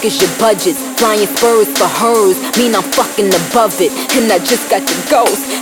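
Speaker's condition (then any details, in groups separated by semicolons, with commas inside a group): No condition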